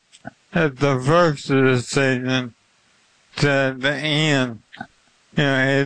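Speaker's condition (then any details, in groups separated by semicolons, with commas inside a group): ALS; limb-onset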